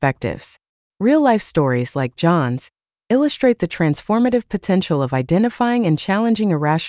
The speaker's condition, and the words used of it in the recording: No condition.